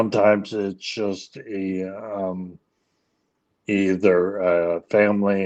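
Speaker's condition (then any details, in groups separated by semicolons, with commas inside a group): ALS; speech issues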